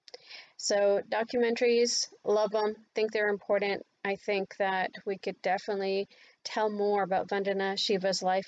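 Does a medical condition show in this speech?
No.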